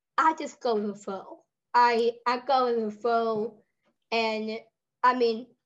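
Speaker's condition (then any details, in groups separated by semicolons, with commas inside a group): Down syndrome; may be hard to follow for unfamiliar listeners, read most answers from a prepared script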